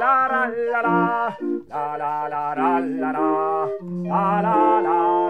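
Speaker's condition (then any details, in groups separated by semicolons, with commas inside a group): No condition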